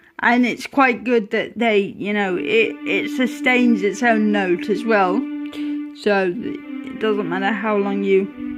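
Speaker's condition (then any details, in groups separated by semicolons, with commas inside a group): Cerebral palsy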